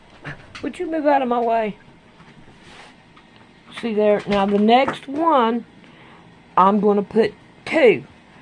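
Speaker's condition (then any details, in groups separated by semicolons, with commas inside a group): No condition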